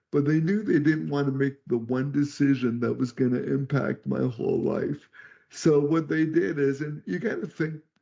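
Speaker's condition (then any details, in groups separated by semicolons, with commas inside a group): Cerebral palsy; could not talk until age 12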